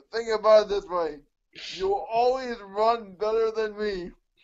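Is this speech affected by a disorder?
Yes: cerebral palsy; mixed quadriplegia.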